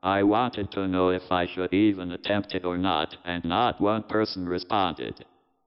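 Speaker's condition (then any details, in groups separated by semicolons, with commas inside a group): Cerebral palsy, speech-generating device; cerebral palsy diagnosed at age 4, brain injury to cerebellum, cannot walk, uses wheelchair; uses speech software to talk and sing; own speech hard to understand, talks and sings through speech software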